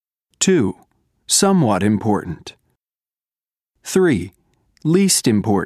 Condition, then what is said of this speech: None; typical speech.